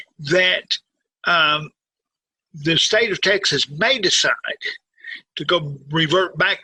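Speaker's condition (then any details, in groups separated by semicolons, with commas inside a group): Cerebral palsy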